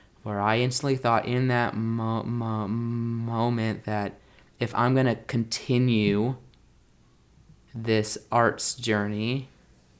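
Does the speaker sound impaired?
Yes: stuttering; not caused by nervousness; pauses searching for a word; varies with excitement, worse when hurt, stuttered on tour stage, stuttered a lot in Grease audition; here repeated sounds.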